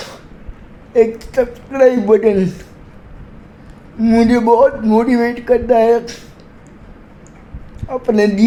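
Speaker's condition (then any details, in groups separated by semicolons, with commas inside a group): Cerebral palsy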